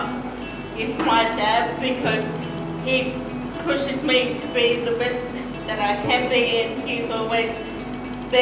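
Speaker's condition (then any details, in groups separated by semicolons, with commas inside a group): Cerebral palsy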